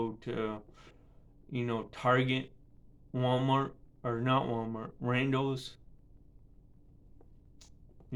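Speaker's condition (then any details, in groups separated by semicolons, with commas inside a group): Cerebral palsy; affects speech and balance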